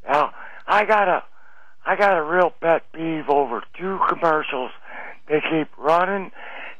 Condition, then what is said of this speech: Throat cancer. You have some throat issues or something.